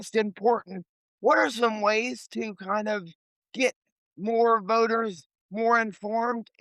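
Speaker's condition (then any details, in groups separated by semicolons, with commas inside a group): Cerebral palsy; lifelong wheelchair user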